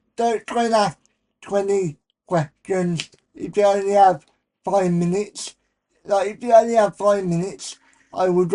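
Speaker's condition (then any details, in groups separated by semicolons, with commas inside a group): Cerebral palsy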